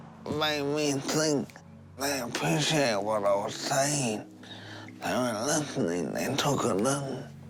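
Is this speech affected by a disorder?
Yes: brain injury; long rehab to regain talking.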